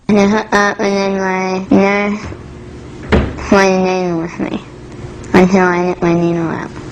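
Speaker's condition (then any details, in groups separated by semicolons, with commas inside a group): Pompe disease; rare genetic enzyme disorder, implanted port; diagnosed at 18 months, enzyme infusion every other week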